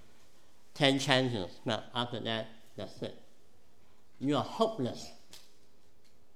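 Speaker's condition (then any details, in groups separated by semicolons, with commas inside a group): Cleft palate; congenital cleft palate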